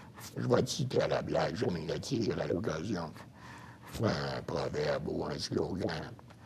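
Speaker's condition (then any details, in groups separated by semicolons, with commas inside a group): Throat cancer, voice prosthesis; laryngectomy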